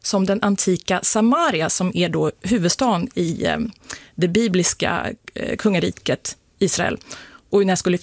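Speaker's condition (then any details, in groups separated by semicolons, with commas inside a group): No condition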